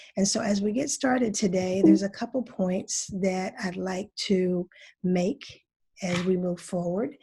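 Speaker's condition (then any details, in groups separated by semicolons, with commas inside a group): No condition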